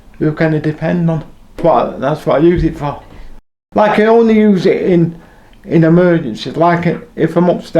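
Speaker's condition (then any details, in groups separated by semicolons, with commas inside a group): Cerebral palsy; since birth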